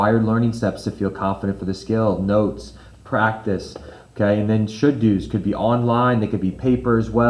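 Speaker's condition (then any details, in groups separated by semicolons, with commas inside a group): No condition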